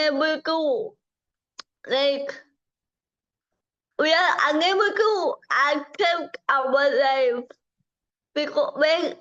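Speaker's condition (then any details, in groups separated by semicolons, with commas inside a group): Cerebral palsy; from birth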